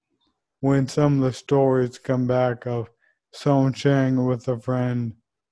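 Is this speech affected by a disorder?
Yes: ALS; voice changed a little, some slurring, dictation differences, still understandable.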